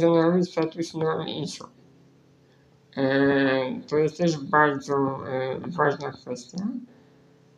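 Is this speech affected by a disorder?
Yes: spinal muscular atrophy; nervous system disease preventing muscle building, arm and leg muscle wasting.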